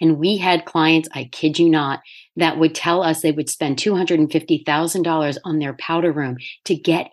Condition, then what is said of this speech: None; typical speech.